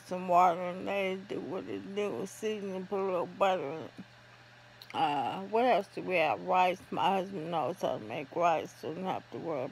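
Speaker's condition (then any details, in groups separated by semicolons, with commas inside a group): ALS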